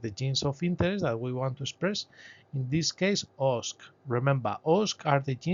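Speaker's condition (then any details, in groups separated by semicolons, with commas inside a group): No condition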